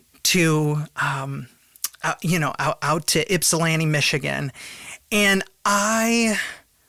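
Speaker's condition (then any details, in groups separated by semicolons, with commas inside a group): No condition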